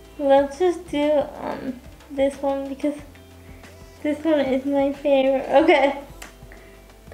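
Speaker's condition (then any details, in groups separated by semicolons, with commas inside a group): Cerebral palsy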